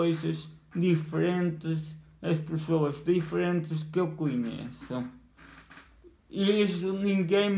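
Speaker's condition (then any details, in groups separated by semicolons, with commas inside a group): Cerebral palsy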